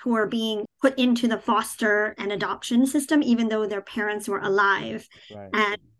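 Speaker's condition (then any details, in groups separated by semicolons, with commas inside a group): Cleft palate, cleft palate without cleft lip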